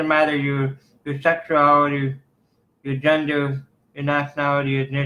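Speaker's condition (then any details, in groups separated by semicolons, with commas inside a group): Cerebral palsy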